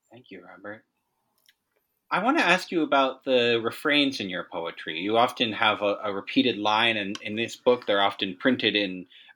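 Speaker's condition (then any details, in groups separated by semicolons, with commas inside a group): No condition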